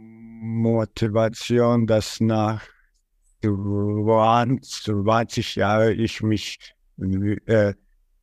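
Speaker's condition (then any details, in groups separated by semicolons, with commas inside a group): Stuttering; stuttering since age 5, about 32 years since onset; blocks, monitors where tension builds before a block, earlier could not manage phone calls; blocks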